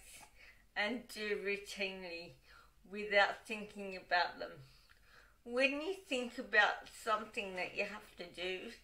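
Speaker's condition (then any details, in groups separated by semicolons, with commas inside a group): Cerebral palsy, dystonic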